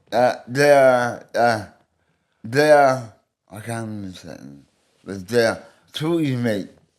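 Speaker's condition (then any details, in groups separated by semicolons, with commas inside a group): Medication-induced speech impediment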